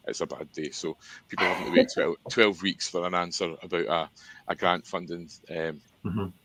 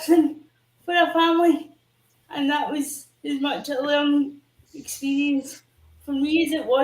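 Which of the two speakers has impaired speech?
The second: cerebral palsy; premature birth, infant breathing stop, non-progressive.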